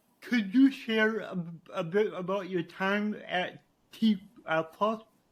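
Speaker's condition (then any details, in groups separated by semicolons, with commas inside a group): Cerebral palsy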